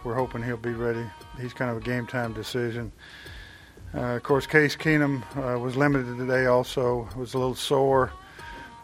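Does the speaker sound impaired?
No.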